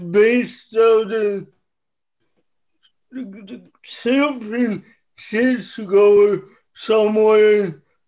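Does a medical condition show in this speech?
Yes: cerebral palsy; childhood physical therapy, therapist started lifting with ankle weights on dowel bar, therapy became weight training.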